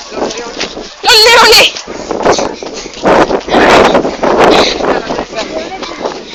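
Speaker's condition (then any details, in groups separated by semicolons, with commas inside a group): No condition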